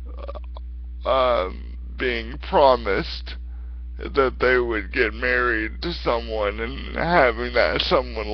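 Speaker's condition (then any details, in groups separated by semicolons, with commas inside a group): Cerebral palsy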